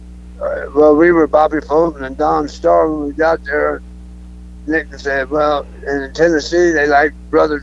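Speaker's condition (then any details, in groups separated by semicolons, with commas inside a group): Throat cancer; cancer survivor, alive and well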